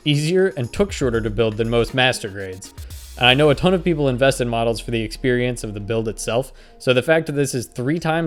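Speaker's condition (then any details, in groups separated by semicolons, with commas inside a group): No condition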